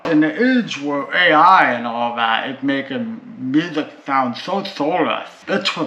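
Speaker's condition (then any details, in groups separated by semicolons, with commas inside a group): Cerebral palsy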